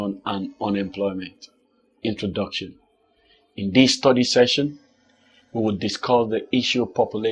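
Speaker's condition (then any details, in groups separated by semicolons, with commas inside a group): No condition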